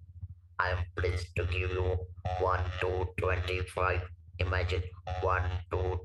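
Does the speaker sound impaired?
Yes: laryngectomy for vocal cord cancer, stage 4 vocal cord cancer; speaks with electrolarynx; stage 4 vocal cord cancer at 44, Dr. Kultup Patel surgery, tracheostomy, 30 radiotherapy in Ahmedabad; 25-26 years post cancer, breathes only through neck stoma, self-taught electrolarynx held under chin; lost natural voice, hoarse then whispering, wrote 3 months, robotic electrolarynx voice, no pitch or emotion.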